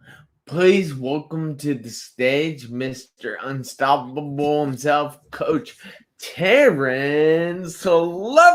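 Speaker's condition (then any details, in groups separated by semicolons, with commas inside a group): Traumatic brain injury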